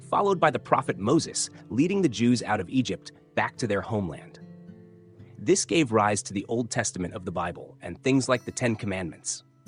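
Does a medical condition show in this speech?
No.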